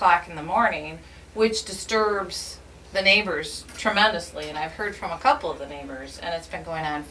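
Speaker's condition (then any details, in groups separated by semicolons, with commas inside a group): No condition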